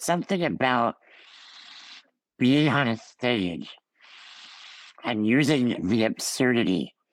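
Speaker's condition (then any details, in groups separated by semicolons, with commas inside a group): Ullrich congenital muscular dystrophy; from birth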